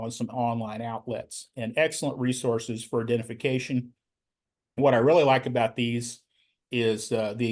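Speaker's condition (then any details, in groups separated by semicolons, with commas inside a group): No condition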